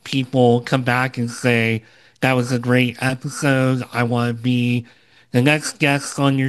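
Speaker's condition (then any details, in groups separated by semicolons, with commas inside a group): Cleft lip and palate, Opitz G/BBB syndrome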